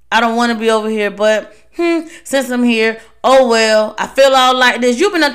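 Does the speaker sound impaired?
No.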